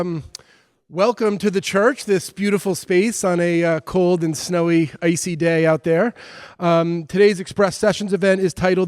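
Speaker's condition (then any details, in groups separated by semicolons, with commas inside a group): No condition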